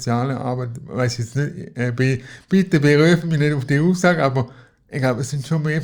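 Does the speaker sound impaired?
Yes: cerebral palsy; cerebral palsy since birth, physical not cognitive, wheelchair user, moved on knees as child; needs daily help, personal assistance via IV assistance contribution for almost 10 years.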